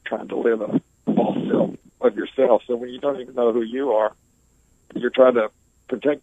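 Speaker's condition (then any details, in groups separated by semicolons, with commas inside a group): ALS; able to speak and communicate clearly, slower pace, communicating takes more time due to ventilator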